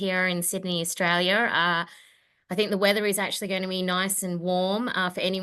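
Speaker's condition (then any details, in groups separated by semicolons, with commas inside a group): No condition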